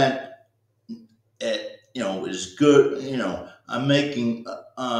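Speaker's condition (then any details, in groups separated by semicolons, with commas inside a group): Cerebral palsy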